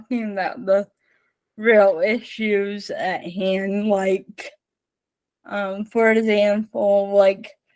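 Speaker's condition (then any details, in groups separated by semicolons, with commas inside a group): Spastic cerebral palsy, mixed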